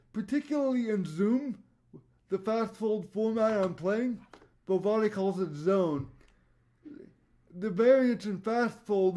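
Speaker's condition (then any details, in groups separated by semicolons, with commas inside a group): Cerebral palsy; voice tone sometimes odd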